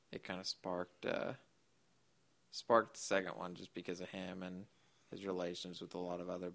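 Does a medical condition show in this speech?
Yes: Duchenne muscular dystrophy; terminal, progressive muscle disease, smuggled steroids in sixth grade, physical therapy; age 28, past usual life expectancy of 21, stem cell therapy in Costa Rica since about six years ago.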